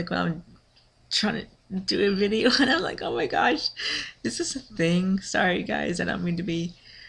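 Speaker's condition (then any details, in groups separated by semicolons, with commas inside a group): Cerebral palsy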